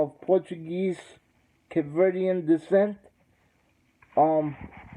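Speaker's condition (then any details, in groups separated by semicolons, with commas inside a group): Cerebral palsy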